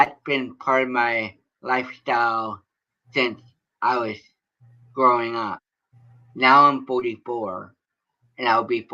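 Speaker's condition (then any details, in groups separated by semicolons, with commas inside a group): Cerebral palsy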